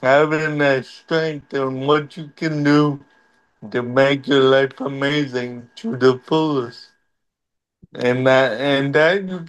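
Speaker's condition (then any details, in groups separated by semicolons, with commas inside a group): Cerebral palsy; wheelchair over the years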